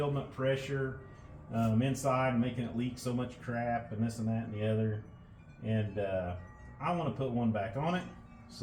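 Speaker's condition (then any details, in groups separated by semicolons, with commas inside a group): No condition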